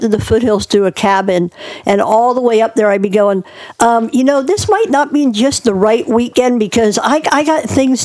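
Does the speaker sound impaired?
Yes: cleft palate; unable to speak as young child due to palate hole, surgeries gave ability to speak.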